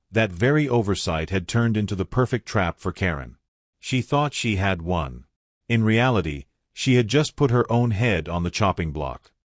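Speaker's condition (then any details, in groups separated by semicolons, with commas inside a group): No condition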